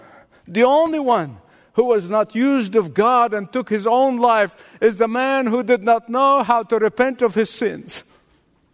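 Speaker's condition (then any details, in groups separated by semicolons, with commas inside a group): No condition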